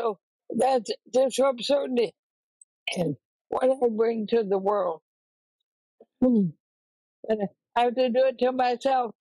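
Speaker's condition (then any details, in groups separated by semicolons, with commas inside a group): ALS; recently diagnosed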